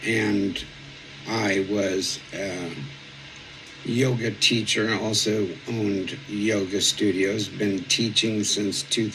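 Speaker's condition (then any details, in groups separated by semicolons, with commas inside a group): ALS; symptoms about 2.5 years, not walking, progression paused, physical therapy; voice previously lost, now slightly scratchy, past breathing trouble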